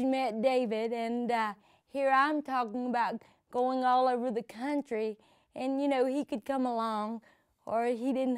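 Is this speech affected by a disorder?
Yes: cerebral palsy; from birth.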